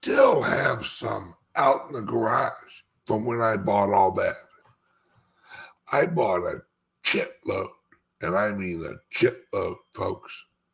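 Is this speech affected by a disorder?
Yes: speech impediment; slight speech impediment; says barely able to talk, raspy voice, calls self horrible singer.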